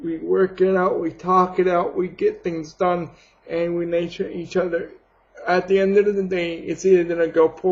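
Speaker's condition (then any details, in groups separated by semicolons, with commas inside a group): Cerebral palsy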